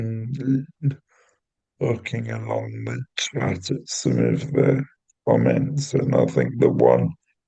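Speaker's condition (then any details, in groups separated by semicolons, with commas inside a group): Cerebral palsy; intrathecal baclofen pump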